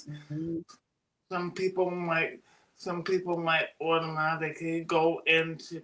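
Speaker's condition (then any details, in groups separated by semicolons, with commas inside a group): Cerebral palsy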